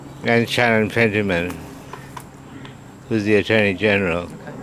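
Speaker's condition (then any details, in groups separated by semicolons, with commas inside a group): Slurred speech from poisoning; attributed to psychiatric drugs; hypersalivation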